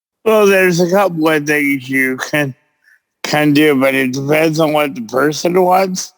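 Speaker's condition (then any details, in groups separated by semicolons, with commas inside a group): Cerebral palsy; present since birth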